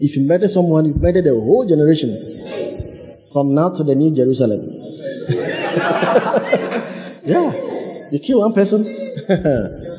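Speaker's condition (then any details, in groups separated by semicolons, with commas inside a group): No condition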